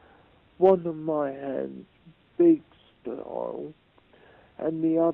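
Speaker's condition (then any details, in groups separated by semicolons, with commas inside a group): Multiple sclerosis; voice much more restricted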